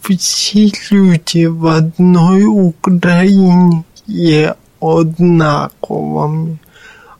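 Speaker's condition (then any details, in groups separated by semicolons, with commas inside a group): Cerebral palsy; parents told would die within three weeks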